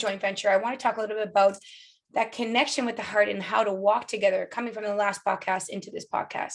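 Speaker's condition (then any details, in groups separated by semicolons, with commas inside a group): No condition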